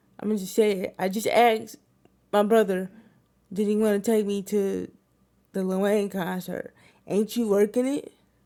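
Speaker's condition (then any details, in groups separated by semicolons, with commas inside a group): Cerebral palsy; wheelchair user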